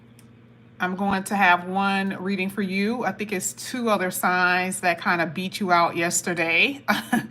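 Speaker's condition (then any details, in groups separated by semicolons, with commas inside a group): No condition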